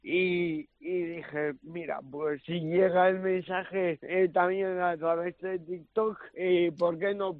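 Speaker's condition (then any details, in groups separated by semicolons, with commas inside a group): Cerebral palsy; cerebral palsy from birth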